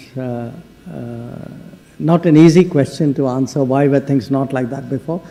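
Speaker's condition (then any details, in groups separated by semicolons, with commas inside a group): No condition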